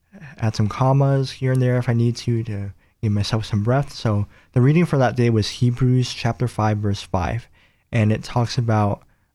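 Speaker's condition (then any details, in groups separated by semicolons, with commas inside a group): Cleft palate; nose and lip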